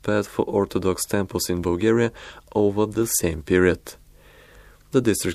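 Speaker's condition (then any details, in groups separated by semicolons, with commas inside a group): No condition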